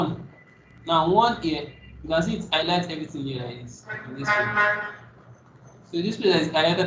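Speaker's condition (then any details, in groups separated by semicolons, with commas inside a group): No condition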